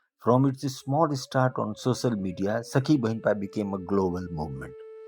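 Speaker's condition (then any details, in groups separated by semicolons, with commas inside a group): No condition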